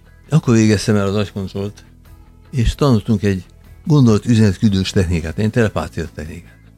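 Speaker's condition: Parkinson's disease

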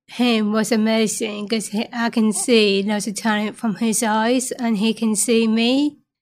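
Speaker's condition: Down syndrome; from birth

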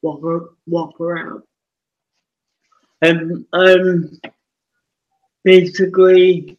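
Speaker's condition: Cerebral palsy; big speech impediment, called his accent, understandable after familiarity

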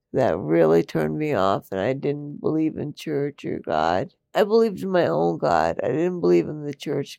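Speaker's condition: Multiple system atrophy; about four years

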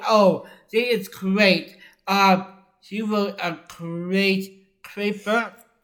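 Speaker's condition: Down syndrome; congenital, present since birth

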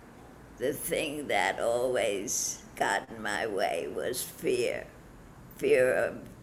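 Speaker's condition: Parkinson's disease; followed own path

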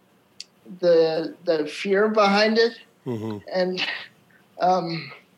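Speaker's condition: Cerebral palsy; from birth, wheelchair user

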